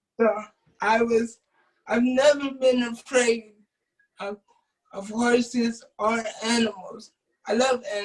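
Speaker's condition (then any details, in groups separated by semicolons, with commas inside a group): Cerebral palsy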